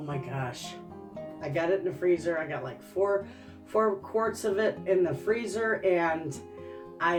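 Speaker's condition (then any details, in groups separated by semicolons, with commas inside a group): No condition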